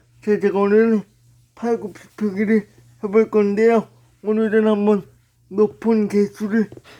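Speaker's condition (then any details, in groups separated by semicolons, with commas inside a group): Brain lesion disability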